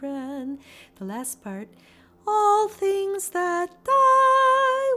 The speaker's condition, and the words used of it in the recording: None; typical speech.